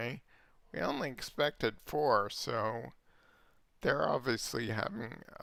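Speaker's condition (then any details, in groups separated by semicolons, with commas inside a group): Multiple sclerosis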